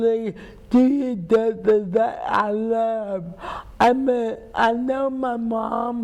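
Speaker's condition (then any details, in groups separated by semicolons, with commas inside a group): Cerebral palsy; speech impairment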